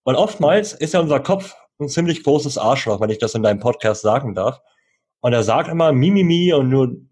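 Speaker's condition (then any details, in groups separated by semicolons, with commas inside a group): Cleft lip and palate, cleft lip, jaw and palate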